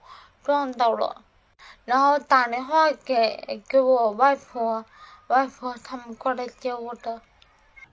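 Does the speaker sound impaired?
Yes: cerebellar atrophy, hereditary; slurred speech first.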